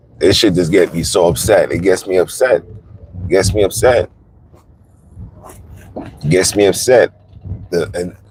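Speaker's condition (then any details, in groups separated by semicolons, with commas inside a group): No condition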